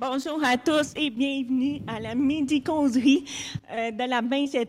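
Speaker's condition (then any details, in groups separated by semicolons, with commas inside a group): Hard of hearing; cochlear implant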